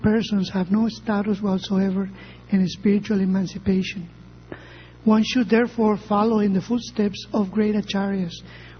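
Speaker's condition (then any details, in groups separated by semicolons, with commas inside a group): No condition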